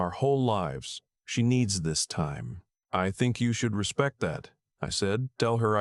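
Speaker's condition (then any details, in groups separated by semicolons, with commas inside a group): No condition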